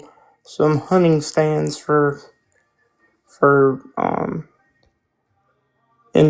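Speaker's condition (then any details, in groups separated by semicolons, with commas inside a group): Spastic quadriplegic cerebral palsy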